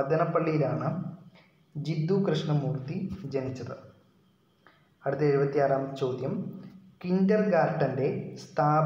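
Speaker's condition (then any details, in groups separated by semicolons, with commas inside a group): No condition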